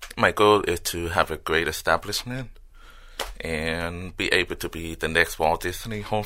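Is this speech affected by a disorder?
Yes: hearing loss with cochlear implant; hearing lost at age one, damaged cochlea, hearing aid and lip reading until cochlear implant surgery at 18; articulates words very clearly, plans words and grammar, speech therapy from first grade, special therapy post-implant.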